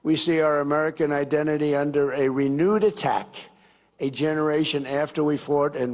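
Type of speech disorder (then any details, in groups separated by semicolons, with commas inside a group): None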